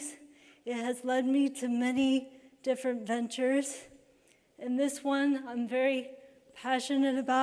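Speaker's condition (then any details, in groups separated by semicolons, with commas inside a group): Cerebral palsy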